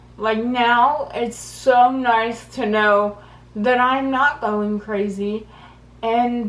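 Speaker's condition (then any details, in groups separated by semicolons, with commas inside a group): Cerebral palsy; caused by brain injury, uses service dog; teenager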